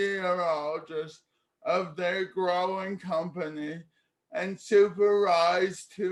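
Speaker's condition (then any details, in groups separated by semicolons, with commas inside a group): Cerebral palsy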